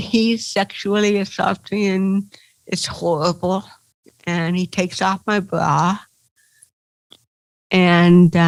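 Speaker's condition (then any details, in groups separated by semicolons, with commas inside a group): Cerebral palsy; since birth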